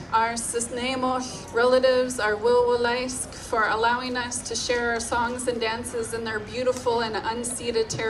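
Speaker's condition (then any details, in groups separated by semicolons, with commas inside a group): No condition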